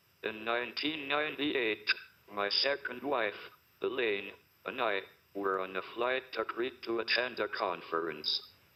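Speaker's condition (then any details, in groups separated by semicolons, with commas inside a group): Motor neuron disease, speech-generating device; nighttime ventilation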